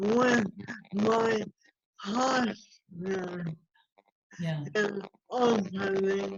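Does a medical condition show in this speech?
Yes: ALS.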